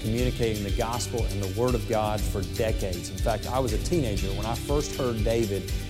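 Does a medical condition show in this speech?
No.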